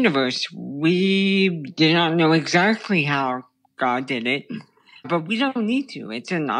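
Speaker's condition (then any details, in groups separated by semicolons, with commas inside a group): Brain stem tumor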